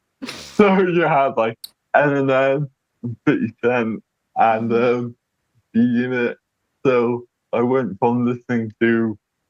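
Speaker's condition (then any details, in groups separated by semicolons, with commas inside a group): Cerebral palsy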